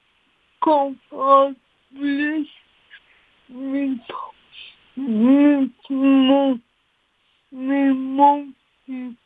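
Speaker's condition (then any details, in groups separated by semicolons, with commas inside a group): Cerebral palsy; since birth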